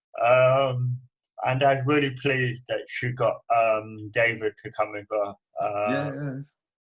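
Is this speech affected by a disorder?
Yes: cerebral palsy; from birth.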